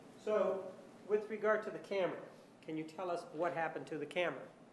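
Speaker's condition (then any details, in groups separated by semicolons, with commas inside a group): No condition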